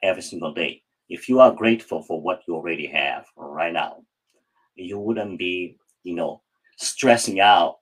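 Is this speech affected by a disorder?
Yes: cleft palate; cleft palate since childhood, speech practiced for many hours at home over years; hard to speak growing up, could not say every word even in high school, mocked for speech.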